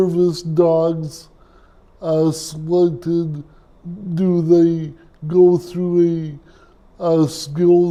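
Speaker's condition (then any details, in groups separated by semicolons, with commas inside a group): Cerebral palsy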